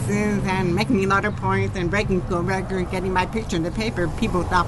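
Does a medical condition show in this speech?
Yes: deafness; genetic hereditary nerve deafness, born hearing or hard of hearing, profoundly deaf by age five; deaf-sounding voice, mistaken for drunk slurring, sometimes taken as German accent, speech learned while hearing.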